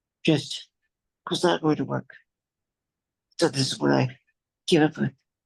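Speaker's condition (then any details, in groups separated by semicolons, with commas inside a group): Duchenne muscular dystrophy; progressive loss, wheelchair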